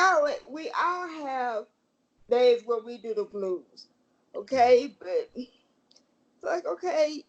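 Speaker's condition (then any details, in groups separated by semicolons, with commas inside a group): Cerebral palsy; all four limbs, uses wheelchair, baclofen pump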